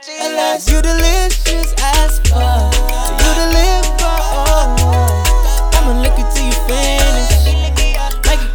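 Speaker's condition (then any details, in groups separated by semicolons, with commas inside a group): No condition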